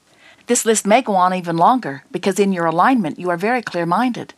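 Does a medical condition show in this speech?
No.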